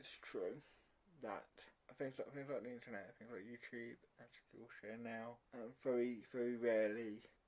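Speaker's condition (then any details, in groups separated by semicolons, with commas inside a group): Cerebral palsy; mild, affects muscles and speech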